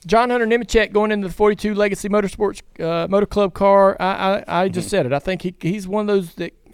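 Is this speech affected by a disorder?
No.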